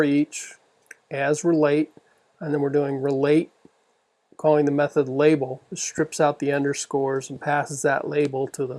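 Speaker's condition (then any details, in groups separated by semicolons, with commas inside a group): No condition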